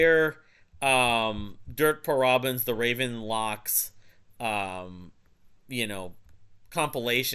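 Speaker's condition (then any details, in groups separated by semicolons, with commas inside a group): No condition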